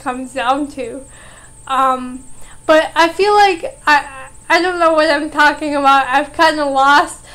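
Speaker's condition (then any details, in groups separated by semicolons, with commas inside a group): Cerebral palsy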